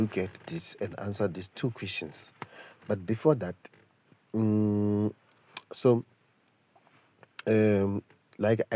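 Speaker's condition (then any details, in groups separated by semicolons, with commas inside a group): No condition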